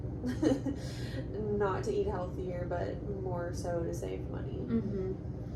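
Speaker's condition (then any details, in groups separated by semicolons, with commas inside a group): No condition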